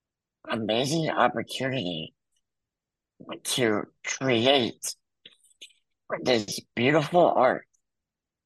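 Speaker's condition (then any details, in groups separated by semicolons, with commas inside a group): Muscular dystrophy; congenital, wheelchair user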